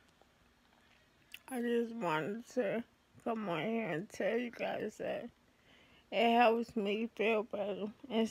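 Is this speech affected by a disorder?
Yes: ALS; affects hands.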